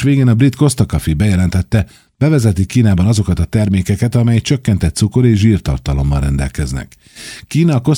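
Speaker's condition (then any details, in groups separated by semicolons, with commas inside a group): No condition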